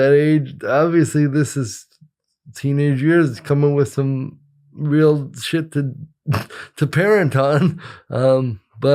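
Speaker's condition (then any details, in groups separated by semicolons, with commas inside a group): Cerebral palsy; present from birth; plays soccer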